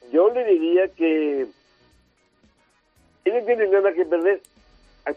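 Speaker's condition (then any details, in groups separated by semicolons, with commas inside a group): Down syndrome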